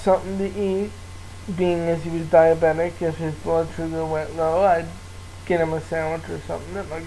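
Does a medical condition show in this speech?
Yes: cerebral palsy.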